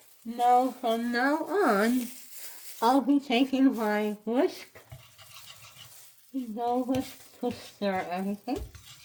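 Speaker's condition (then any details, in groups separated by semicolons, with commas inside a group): Head and neck cancer; tracheostomy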